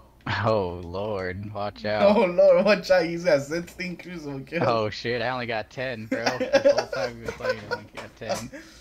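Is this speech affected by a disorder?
No.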